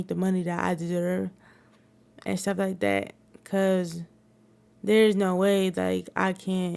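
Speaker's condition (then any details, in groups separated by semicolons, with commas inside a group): Cerebral palsy; wheelchair user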